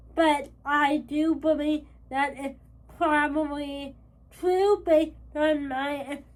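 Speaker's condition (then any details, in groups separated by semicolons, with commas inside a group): Cerebral palsy, spastic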